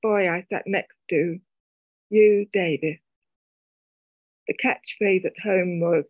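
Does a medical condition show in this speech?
Yes: profound deafness, cochlear implant; profound deafness with overnight onset, then sudden total deafness 11 years ago; very limited sound through auditory pathway despite implant, lack of captions caused difficulties.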